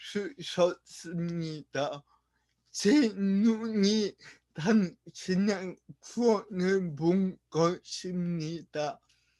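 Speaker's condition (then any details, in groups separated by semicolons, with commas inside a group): Brain lesion disability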